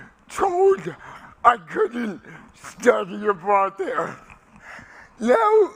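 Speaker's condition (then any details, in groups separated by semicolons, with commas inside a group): Cerebral palsy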